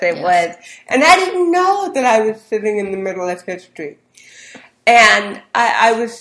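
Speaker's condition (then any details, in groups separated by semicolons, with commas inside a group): Cerebral palsy; speech therapy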